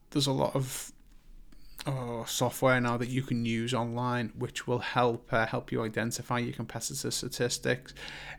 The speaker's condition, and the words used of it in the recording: No condition.